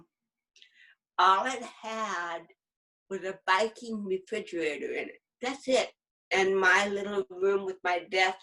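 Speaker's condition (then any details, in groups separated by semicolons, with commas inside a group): Cerebral palsy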